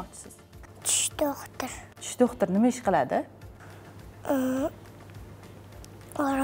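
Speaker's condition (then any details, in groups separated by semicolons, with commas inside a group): No condition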